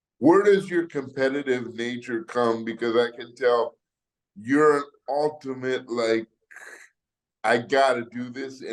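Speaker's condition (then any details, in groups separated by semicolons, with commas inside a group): Cerebral palsy; wheelchair user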